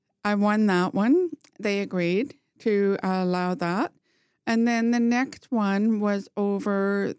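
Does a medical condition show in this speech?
Yes: profound hearing loss, congenital, bilateral; congenital profound hearing loss both ears, hearing aid right ear only, no fire alarm heard without it; talks very well despite profound hearing loss, did not talk until age four.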